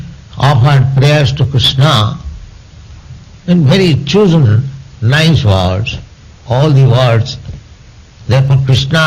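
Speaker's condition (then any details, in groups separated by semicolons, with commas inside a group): No condition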